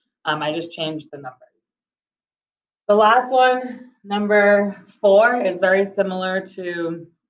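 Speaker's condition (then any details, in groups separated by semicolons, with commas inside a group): No condition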